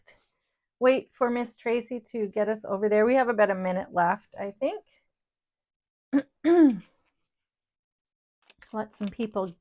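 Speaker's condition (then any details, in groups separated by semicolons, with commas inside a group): No condition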